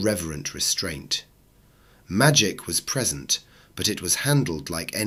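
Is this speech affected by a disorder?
No.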